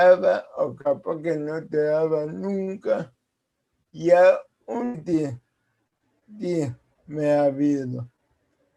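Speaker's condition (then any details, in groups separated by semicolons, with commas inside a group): Cerebral palsy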